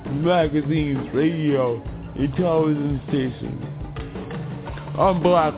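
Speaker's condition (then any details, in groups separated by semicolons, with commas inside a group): Cerebral palsy; visible to casting agents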